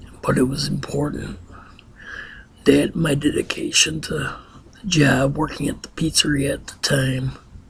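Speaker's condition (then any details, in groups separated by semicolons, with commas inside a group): Ataxia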